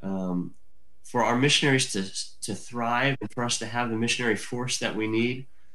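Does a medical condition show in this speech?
Yes: cleft lip and palate; congenital cleft lip and palate, from birth.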